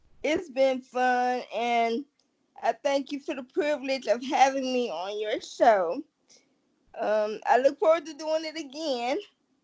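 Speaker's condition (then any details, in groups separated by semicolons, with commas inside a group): Cerebral palsy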